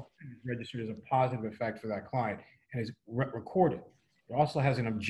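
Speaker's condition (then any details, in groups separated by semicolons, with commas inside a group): No condition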